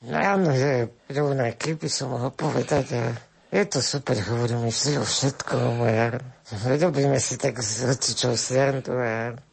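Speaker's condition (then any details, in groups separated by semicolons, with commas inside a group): Spinal muscular atrophy with tracheostomy; congenital progressive muscle wasting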